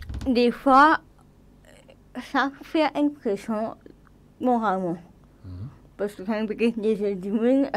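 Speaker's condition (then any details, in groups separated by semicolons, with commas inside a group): Cerebral palsy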